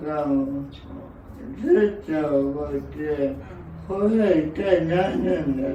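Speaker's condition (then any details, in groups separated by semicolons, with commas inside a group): Cerebral palsy; severe, uses a wheelchair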